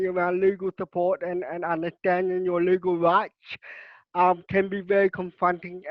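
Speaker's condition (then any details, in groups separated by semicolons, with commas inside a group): Cerebral palsy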